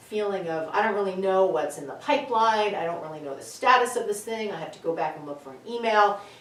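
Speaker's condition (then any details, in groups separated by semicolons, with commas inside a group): No condition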